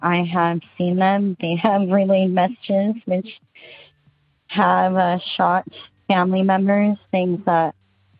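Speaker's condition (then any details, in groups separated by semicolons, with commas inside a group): Bilateral cleft lip and palate; multiple surgeries from 3 days old until age 16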